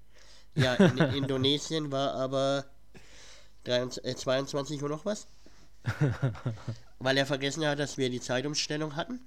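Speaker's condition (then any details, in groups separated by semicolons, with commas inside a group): Cleft palate; has a cold at recording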